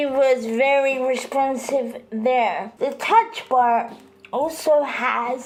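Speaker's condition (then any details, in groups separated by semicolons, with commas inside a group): Cerebral palsy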